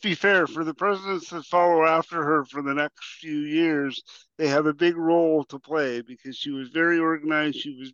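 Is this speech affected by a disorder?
Yes: cerebral palsy; some 40 years ago.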